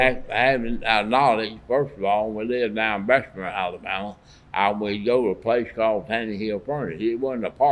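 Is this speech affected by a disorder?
Yes: Parkinson's.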